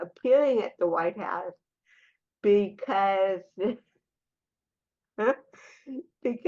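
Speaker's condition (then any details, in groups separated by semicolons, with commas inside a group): Cerebral palsy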